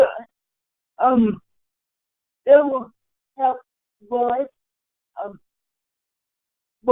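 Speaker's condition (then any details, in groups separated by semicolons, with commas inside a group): Cerebral palsy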